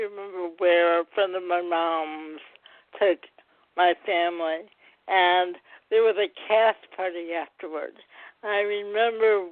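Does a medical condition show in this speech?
Yes: cerebral palsy.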